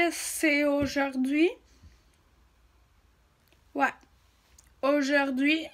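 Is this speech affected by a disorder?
Yes: ataxia; degenerative.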